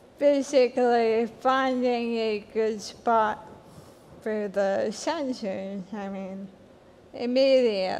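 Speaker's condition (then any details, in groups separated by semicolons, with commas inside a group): Hereditary spastic paraplegia; motor neuron disease variant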